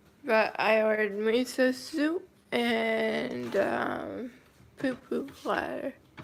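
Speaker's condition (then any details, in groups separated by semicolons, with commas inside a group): Cerebral palsy, mild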